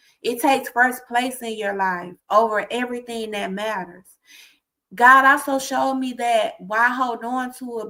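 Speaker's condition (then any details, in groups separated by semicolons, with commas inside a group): No condition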